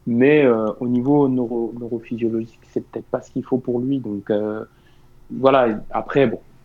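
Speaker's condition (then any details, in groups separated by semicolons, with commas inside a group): No condition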